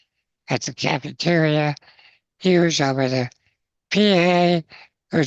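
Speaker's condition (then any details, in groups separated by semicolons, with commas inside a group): Spinal muscular atrophy, congenital; progressive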